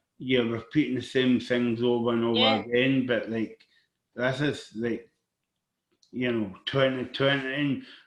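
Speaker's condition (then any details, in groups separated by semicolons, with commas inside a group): Cerebral palsy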